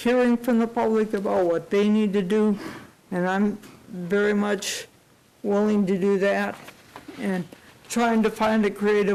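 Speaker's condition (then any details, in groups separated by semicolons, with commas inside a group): Cerebral palsy; unable to type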